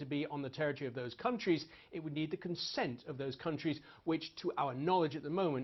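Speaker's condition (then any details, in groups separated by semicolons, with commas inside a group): No condition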